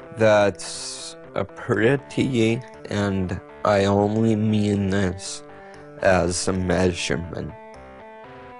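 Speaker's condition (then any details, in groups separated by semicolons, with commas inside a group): Multiple sclerosis; after smoking marijuana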